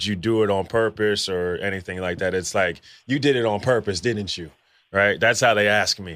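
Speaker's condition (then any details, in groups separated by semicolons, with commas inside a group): No condition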